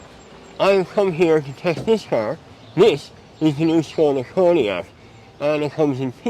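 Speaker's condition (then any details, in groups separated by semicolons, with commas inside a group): Mouth cancer surgery; speech changed by surgery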